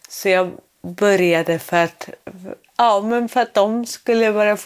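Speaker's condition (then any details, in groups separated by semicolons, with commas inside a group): Cerebral palsy; born without heartbeat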